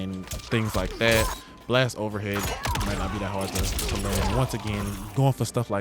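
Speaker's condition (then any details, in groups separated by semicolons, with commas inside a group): No condition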